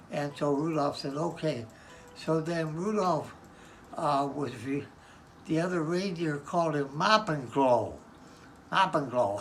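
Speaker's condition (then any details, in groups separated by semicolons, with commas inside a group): Parkinson's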